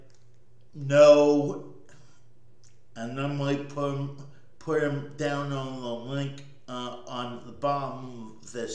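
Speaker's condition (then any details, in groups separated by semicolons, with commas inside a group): Cerebral palsy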